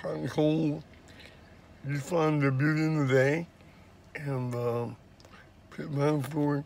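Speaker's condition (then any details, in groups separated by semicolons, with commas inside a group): Dystonia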